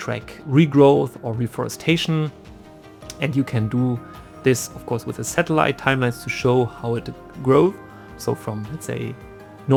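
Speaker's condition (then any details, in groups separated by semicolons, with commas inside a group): No condition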